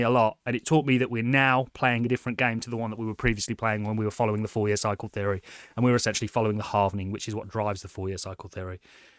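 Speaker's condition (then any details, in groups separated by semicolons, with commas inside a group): No condition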